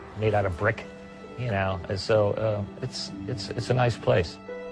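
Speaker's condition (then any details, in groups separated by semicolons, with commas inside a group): No condition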